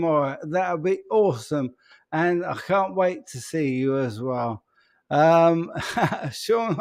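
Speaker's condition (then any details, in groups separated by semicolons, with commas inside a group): ALS; speech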